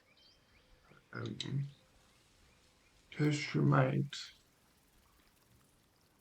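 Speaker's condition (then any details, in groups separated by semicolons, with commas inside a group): Cerebral palsy; limbs affected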